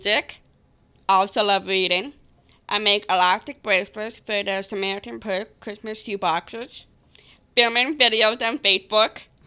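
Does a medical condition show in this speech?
Yes: Down syndrome; accent from condition, fears not being understood, tries again speaking clearer and louder.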